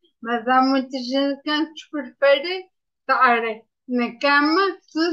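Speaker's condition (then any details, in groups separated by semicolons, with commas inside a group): Ataxia after brain injury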